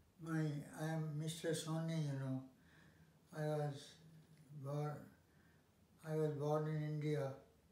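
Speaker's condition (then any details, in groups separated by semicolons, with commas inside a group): Parkinson's disease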